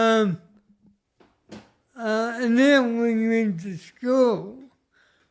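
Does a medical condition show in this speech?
Yes: cerebral palsy; speech noticeably affected.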